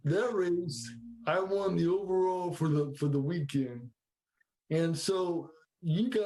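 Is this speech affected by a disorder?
Yes: cerebral palsy.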